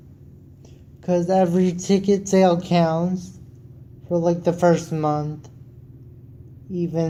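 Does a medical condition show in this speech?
Yes: cerebral palsy; wheelchair user.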